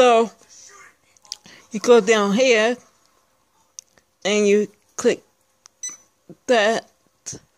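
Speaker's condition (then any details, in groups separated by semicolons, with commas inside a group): Speech impairment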